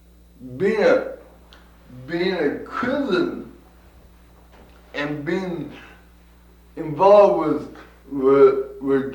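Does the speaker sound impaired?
Yes: cerebral palsy; from birth.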